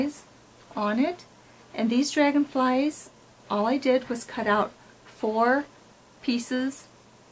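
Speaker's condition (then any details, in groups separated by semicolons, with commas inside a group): No condition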